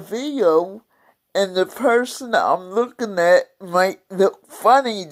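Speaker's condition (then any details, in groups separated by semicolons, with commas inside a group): Cerebral palsy; several unnoticed strokes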